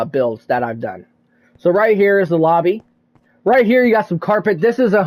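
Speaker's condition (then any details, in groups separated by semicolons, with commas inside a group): No condition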